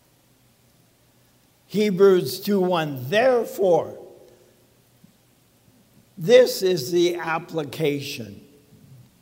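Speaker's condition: ALS; swallowing

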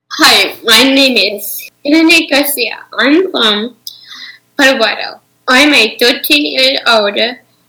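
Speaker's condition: Down syndrome; age 13

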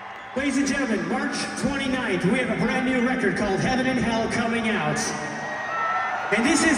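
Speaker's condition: No condition

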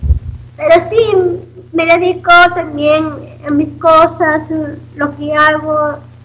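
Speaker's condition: Down syndrome; self-described good language

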